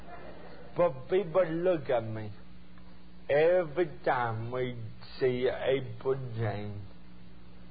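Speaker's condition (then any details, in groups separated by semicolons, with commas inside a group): Cerebral palsy; cerebral palsy from birth in Jonesboro, Arkansas, brain oxygen loss, born dead about 18 minutes; about 30 years since birth, still walks with a limp, still talks funny; talks a little bit funny, people can't understand speech, not an eloquent speaker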